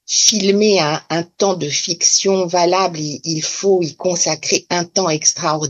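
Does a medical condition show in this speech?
No.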